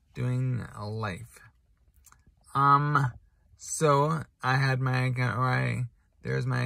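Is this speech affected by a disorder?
Yes: traumatic brain injury.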